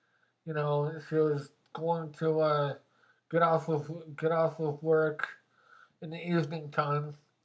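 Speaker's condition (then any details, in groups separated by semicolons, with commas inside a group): Mobius syndrome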